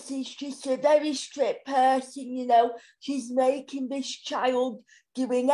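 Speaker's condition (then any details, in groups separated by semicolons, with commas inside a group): Cerebral palsy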